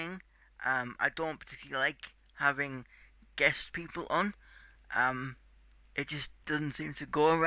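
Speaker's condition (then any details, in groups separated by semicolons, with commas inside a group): Cerebral palsy; tight muscles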